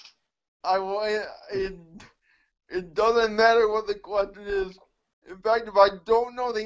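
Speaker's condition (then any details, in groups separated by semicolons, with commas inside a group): Cerebral palsy; mixed quadriplegia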